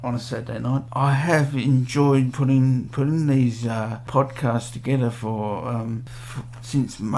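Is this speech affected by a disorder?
Yes: cerebral palsy; 46 years old.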